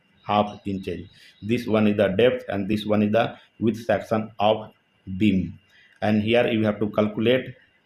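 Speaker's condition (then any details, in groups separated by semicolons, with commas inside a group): No condition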